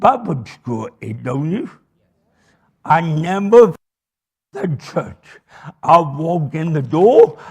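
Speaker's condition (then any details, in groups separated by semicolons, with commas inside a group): Cerebral palsy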